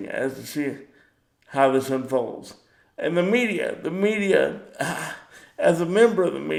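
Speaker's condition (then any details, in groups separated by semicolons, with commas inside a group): Cerebral palsy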